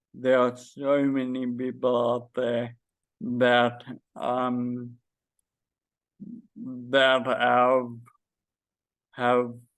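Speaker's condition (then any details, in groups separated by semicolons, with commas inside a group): Friedreich's ataxia; does voice exercises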